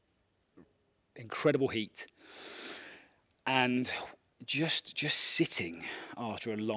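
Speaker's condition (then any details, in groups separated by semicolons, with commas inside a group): No condition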